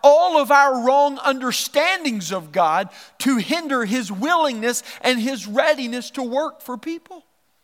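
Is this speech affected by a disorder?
No.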